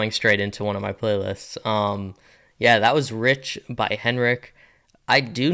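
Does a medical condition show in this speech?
No.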